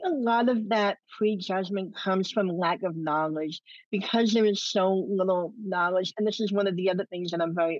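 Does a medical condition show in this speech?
Yes: cleft lip and palate; congenital cleft lip and palate, no single known cause, multiple surgeries throughout life, ongoing medical and dental needs; adult.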